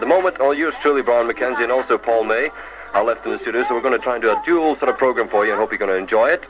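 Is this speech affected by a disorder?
No.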